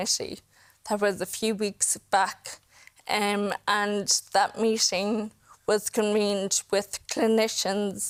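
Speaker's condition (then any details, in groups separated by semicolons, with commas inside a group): Friedreich's ataxia; affects coordination, muscle strength and movement; progressive, mobility deteriorating, needs help with all daily living; speech worsening, swallowing worsening, frequent choking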